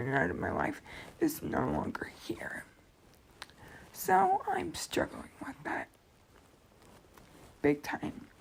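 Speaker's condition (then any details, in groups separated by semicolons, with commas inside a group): Cerebral palsy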